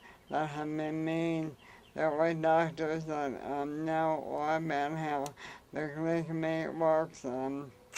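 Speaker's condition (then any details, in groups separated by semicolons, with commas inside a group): Amyotrophic lateral sclerosis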